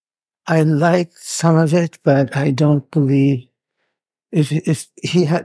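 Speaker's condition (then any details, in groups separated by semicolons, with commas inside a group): Parkinson's; must move about during interview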